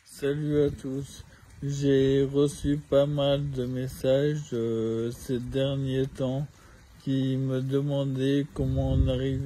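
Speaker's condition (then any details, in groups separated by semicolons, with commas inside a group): ALS (maladie de Charcot); needs home care aide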